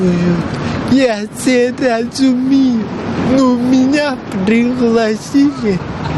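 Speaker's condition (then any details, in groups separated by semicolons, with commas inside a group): Cerebral palsy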